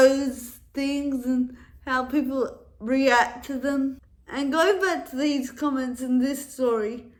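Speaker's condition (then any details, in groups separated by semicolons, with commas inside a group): Cerebral palsy; affects walking and speech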